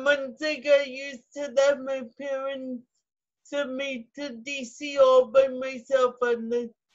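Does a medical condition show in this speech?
Yes: cerebral palsy, spastic ataxic.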